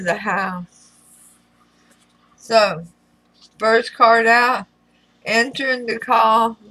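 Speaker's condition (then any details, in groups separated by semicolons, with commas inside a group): Throat cancer radiation damage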